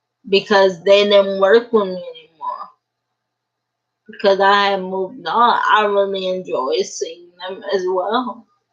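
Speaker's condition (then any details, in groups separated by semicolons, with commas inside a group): Cerebral palsy; uses a wheelchair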